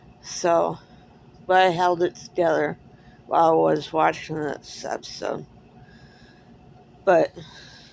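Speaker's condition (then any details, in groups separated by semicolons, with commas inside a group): Cerebral palsy; speaks differently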